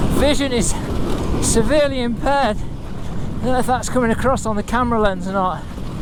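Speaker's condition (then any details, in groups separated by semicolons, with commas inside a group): No condition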